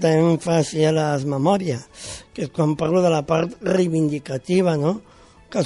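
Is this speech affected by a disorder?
Yes: Down syndrome; congenital, born with it.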